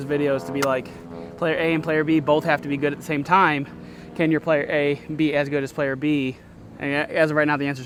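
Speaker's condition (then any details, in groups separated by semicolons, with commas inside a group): No condition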